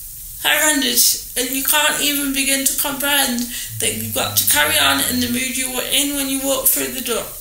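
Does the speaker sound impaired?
Yes: cerebral palsy; unable to stand, walk or sit independently, limited hand use.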